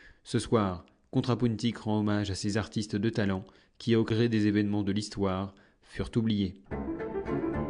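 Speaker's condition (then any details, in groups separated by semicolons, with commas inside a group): No condition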